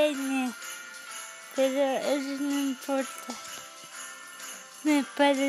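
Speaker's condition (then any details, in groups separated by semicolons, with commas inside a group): Cerebral palsy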